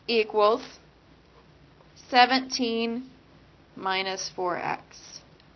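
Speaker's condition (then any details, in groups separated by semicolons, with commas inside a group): No condition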